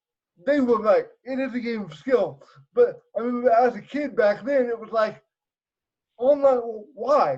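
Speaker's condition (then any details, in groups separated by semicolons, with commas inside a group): Cerebral palsy; voice tone sometimes odd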